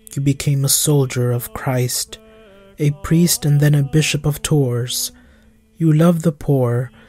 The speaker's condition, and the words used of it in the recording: No condition.